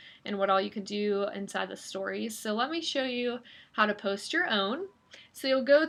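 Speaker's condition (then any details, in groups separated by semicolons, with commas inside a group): No condition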